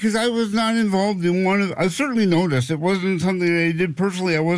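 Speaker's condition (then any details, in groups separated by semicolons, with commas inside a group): Cerebral palsy; some 40 years ago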